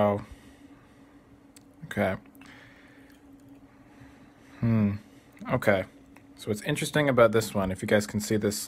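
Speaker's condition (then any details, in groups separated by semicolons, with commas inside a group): No condition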